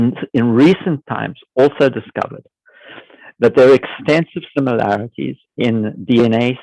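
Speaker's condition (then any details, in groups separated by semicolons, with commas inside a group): No condition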